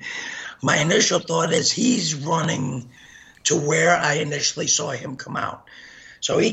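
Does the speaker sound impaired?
Yes: gunshot injury to voice box; shot 15 times, face bullet ripped esophagus, hit spine, lodged 3 mm by carotid; bullet still lodged behind carotid artery, from Oak Creek Sikh temple shooting.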